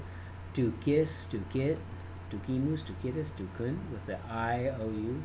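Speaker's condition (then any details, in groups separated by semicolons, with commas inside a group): No condition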